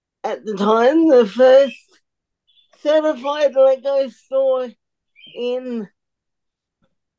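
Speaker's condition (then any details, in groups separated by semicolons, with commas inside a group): Cerebral palsy; uses wheelchair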